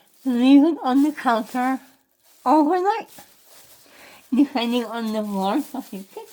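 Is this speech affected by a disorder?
Yes: head and neck cancer; tracheostomy.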